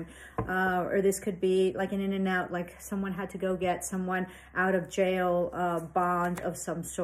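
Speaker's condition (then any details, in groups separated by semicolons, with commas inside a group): No condition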